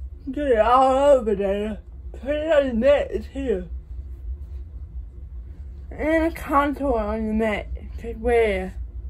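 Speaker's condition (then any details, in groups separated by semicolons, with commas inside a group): Cerebral palsy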